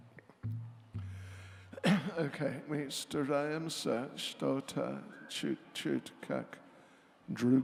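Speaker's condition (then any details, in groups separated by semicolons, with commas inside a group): No condition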